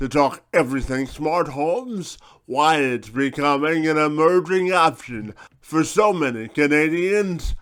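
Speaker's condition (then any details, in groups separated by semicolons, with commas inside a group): Cerebral palsy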